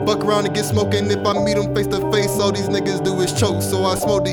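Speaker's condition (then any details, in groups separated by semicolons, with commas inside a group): No condition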